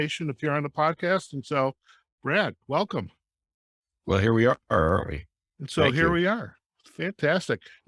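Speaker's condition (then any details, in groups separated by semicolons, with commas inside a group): No condition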